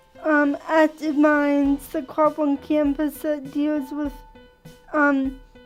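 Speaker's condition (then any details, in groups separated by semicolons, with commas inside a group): Cerebral palsy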